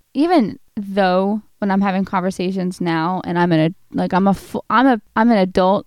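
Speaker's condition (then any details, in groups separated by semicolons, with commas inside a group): No condition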